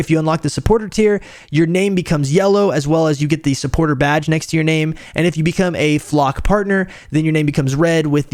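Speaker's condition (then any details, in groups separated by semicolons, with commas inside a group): No condition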